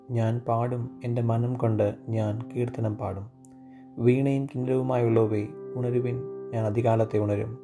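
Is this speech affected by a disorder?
No.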